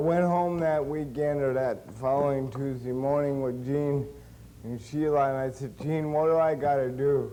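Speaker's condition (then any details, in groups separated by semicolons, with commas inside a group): Cerebral palsy; since birth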